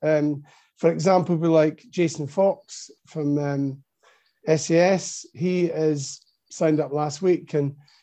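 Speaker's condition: No condition

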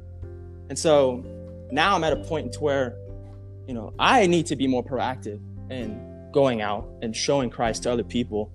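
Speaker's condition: No condition

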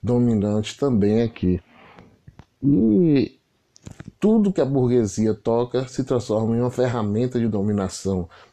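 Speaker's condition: No condition

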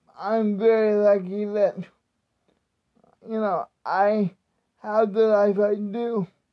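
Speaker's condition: Cerebral palsy; many physical tasks not possible

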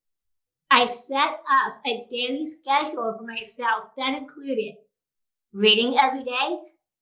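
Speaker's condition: Down syndrome

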